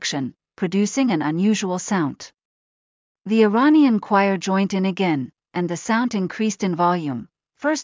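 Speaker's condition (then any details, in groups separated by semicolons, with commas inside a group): No condition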